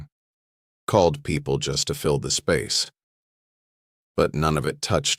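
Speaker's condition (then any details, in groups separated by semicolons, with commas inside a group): No condition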